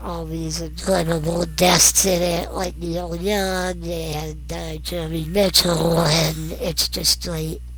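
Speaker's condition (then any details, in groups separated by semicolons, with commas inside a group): Non-progressive muscular dystrophy; rare non-progressive form, from birth; ventilator for breathing over 35 years; relies on ventilator to talk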